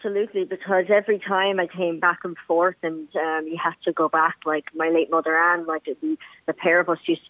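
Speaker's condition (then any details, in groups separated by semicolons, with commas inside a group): Cleft palate; congenital cleft palate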